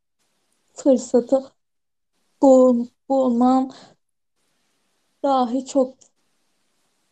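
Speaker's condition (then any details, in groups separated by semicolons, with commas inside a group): Stuttering; stutters normally; repeated sounds, blocks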